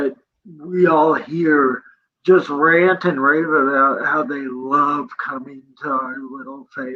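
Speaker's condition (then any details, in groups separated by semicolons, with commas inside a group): Cerebral palsy; present from birth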